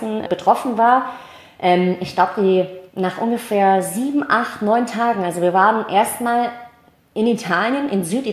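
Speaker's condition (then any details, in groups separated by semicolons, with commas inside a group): Cleft palate, mild; cleft palate from birth; small speech impediment, audible to listeners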